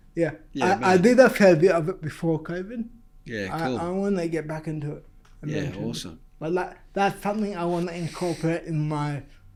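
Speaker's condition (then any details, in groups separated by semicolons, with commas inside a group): Cerebral palsy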